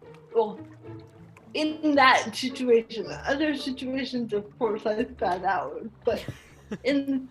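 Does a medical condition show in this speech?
Yes: cerebral palsy, tetraplegia; impediment from tongue muscle involvement, nose typing easier than voice dictation.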